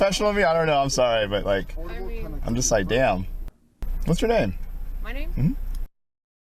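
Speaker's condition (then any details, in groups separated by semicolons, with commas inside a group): No condition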